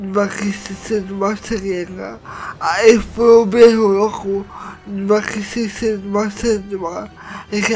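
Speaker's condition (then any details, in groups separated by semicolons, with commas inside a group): Cerebral palsy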